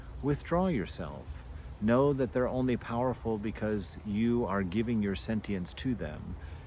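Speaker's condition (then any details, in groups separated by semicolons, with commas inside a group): No condition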